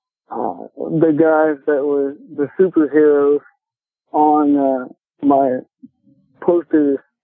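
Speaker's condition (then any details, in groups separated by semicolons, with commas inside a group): Cerebral palsy; speech affected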